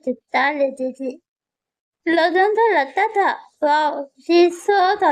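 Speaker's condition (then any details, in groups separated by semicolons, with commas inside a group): Muscular dystrophy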